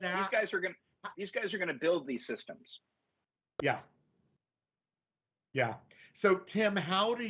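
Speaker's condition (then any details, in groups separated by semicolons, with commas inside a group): No condition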